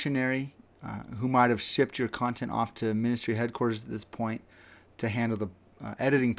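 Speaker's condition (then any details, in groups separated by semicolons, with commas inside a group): No condition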